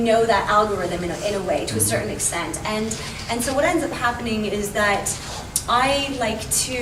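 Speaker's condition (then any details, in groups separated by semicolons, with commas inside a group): No condition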